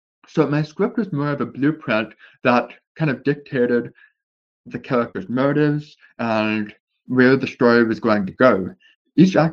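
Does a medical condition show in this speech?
Yes: deafness with speech impediment; born deaf, years of speech therapy, English not familiar, cannot really hear voices in interviews; speech shaped by years of speech therapy; some words difficult to say, must adjust tongue to speak properly.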